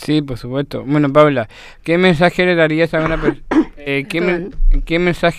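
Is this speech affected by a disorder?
Yes: Down syndrome.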